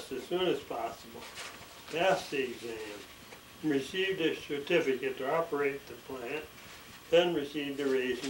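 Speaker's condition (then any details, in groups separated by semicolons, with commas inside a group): ALS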